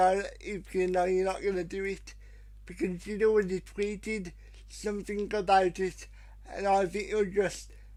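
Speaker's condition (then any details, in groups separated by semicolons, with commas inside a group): Cerebral palsy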